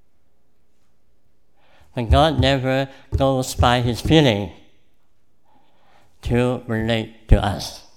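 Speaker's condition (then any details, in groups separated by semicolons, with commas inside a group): Cleft palate; present from birth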